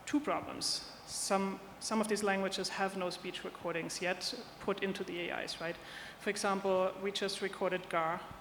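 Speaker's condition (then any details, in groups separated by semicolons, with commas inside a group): No condition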